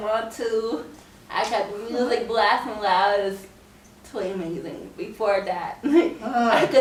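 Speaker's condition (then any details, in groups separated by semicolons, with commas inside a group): Cerebral palsy; scoliosis, spine and leg surgery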